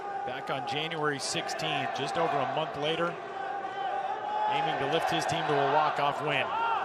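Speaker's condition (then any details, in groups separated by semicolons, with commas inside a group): No condition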